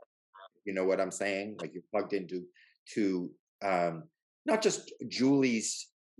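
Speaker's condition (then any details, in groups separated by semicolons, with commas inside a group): No condition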